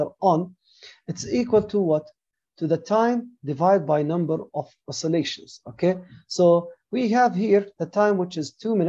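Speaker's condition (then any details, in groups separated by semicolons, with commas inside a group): No condition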